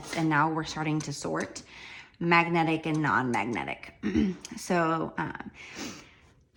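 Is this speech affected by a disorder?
No.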